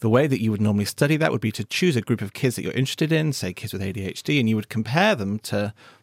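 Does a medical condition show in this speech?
No.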